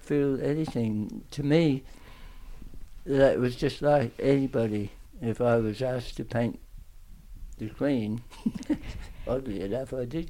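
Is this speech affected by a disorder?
Yes: tongue cancer; aggressive tongue cancer.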